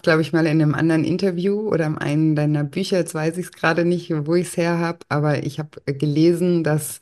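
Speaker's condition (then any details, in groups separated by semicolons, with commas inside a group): No condition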